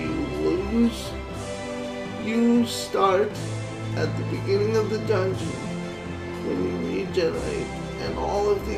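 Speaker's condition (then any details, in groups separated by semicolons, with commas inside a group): Cerebral palsy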